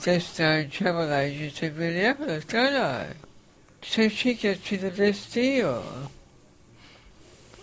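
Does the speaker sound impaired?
Yes: facioscapulohumeral muscular dystrophy, facioscapulohumeral (FSHD); respirator pump wheezing audible in recording.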